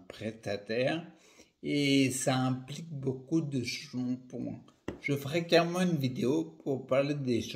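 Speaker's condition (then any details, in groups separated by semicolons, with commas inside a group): Primary progressive multiple sclerosis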